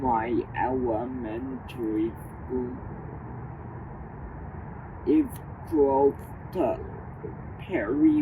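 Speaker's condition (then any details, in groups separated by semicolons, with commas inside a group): Cerebral palsy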